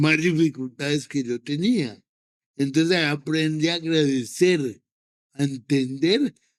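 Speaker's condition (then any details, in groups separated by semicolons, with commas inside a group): Cerebral palsy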